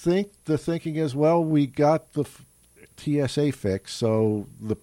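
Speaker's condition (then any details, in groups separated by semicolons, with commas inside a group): No condition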